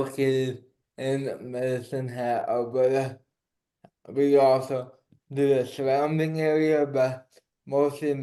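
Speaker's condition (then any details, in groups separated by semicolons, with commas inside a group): Cerebral palsy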